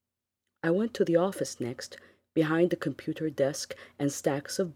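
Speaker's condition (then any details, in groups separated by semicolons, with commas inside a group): No condition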